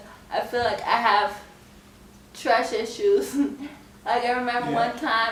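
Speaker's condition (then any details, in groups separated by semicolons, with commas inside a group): Cerebral palsy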